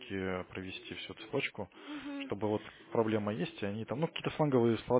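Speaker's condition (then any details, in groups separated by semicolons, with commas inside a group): No condition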